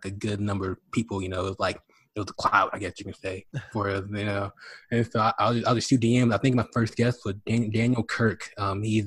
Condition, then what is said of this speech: Stuttering. But I realized, you know, I have a stutter and a lisp.